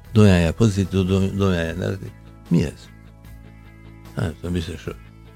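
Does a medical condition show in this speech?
Yes: Parkinson's disease; becomes emotional more easily as a symptom.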